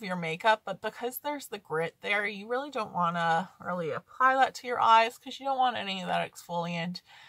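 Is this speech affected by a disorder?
No.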